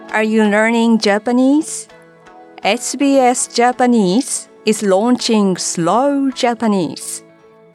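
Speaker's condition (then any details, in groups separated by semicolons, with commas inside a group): No condition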